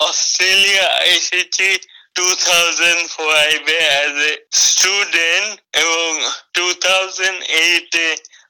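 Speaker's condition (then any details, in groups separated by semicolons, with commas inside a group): Motor neurone disease; progressive motor neuron degeneration, earlier walker and standard wheelchair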